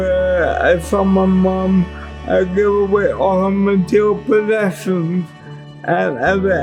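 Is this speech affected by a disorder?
Yes: cerebral palsy; wheelchair user.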